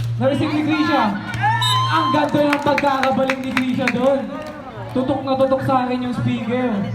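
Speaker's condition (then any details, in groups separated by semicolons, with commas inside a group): No condition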